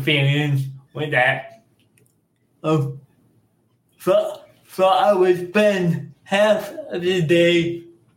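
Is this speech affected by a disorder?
Yes: cerebral palsy; birth oxygen loss, cord around neck, spasms, limited body control, motor deficits, childhood physical, occupational therapy; speech impairments, speech therapy from age seven with Jeff in Orlando, school speaking device declined.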